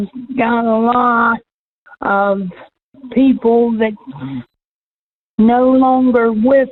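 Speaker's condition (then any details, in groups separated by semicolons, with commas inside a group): Cerebral palsy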